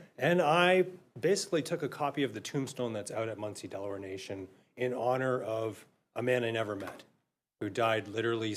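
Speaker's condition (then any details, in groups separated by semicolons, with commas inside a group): No condition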